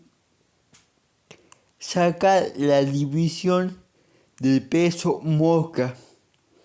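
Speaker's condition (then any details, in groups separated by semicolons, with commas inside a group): Cerebral palsy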